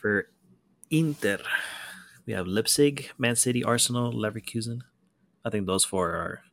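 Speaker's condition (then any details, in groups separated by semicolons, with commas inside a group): No condition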